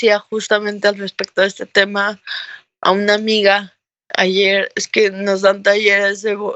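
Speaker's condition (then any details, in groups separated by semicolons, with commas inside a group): Cerebral palsy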